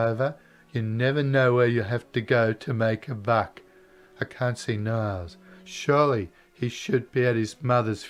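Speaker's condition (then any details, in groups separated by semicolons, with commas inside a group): No condition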